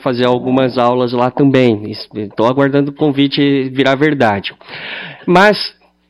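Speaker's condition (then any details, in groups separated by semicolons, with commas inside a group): Cleft lip and palate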